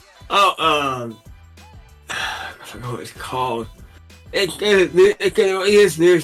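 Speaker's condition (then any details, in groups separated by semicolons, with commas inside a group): Cerebral palsy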